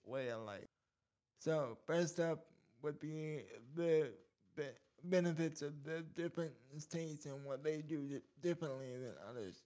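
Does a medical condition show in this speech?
Yes: cerebral palsy; cerebral palsy causing speech problem, scratchy throat and gag reflex issues at times.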